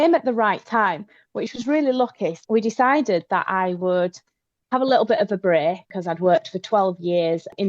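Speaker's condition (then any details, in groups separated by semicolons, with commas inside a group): No condition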